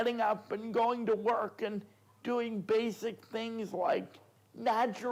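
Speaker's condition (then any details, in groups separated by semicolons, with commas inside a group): Cerebral palsy; affects motor skills, no gross motor skills; totally dependent for all daily activities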